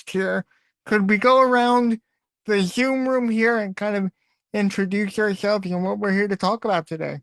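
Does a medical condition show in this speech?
Yes: cerebral palsy; non-progressive.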